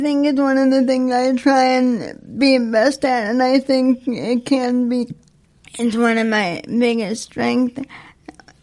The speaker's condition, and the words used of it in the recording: Cerebral palsy. You can hear the tightness in my voice, but that's because I'm really excited.